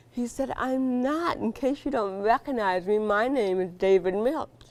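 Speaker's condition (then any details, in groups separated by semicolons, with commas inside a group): Cerebral palsy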